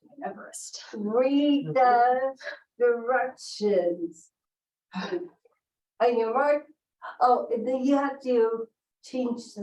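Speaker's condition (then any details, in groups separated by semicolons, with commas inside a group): Cerebral palsy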